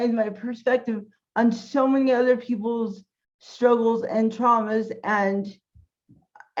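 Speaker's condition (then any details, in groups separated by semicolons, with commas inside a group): Cerebral palsy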